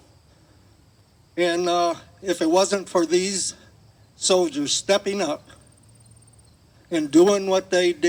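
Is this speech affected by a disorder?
No.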